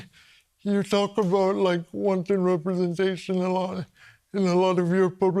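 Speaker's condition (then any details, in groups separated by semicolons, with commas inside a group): Cerebral palsy; quadriplegic cerebral palsy; lifelong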